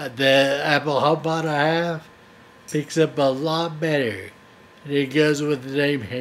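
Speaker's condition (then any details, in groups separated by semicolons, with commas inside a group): Friedreich's ataxia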